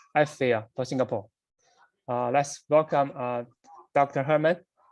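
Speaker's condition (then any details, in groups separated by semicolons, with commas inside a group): No condition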